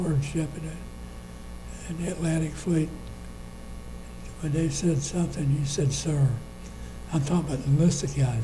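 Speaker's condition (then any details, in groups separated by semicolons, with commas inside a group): Parkinson's disease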